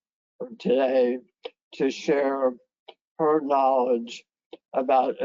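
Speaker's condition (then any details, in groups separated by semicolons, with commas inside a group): Head and neck cancer; left vagus nerve severed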